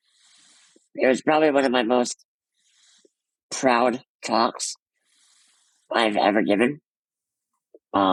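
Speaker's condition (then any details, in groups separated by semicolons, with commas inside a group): Muscular dystrophy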